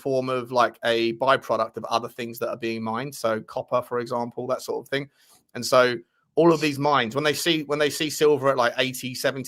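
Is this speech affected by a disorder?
No.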